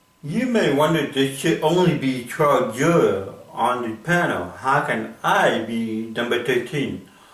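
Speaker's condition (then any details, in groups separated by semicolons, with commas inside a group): Cerebral palsy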